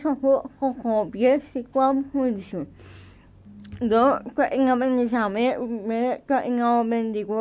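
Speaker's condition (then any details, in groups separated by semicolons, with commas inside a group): Cerebral palsy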